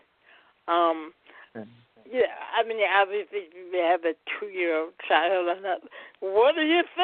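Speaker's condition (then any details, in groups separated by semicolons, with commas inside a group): Cerebral palsy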